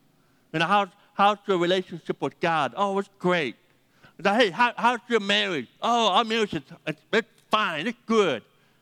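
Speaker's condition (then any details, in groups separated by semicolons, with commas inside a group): Deafness; 80% deaf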